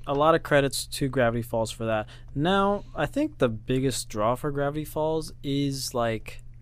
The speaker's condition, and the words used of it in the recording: None; typical speech.